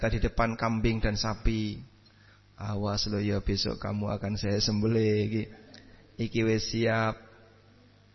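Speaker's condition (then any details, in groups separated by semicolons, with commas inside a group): No condition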